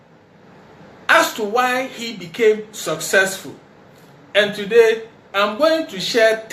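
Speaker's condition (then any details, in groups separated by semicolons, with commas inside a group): No condition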